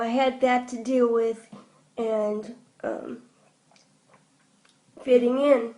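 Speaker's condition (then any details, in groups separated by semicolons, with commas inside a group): Cerebral palsy; from birth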